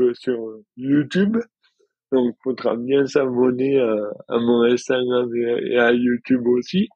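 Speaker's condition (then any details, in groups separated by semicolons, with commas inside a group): Dystonia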